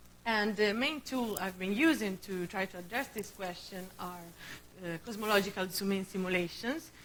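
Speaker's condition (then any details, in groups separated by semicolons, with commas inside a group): No condition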